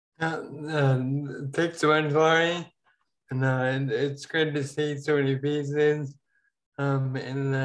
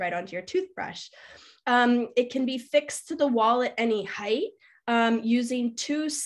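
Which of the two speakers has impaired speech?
The first: ataxia; falls.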